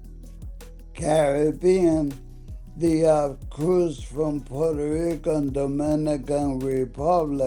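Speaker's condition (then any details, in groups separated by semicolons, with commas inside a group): ALS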